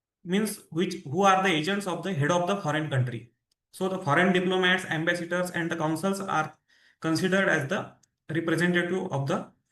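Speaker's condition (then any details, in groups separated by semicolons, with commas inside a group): No condition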